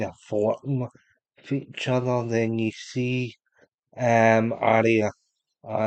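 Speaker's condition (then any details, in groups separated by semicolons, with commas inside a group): Cerebral palsy; unable to walk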